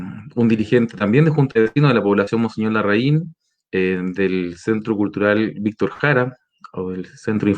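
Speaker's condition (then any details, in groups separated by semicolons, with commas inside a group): No condition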